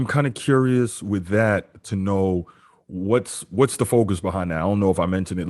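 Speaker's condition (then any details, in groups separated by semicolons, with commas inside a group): No condition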